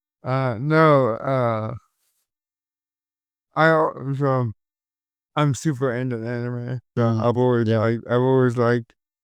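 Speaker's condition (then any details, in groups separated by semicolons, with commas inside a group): Cerebral palsy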